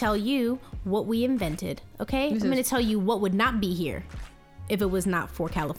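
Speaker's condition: No condition

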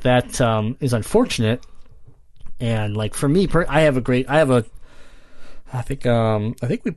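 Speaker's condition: Cleft palate; congenital

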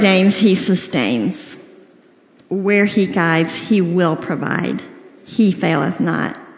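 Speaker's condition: Cleft lip and palate, severe

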